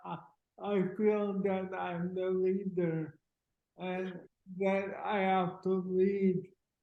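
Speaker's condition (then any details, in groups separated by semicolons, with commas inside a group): Cerebral palsy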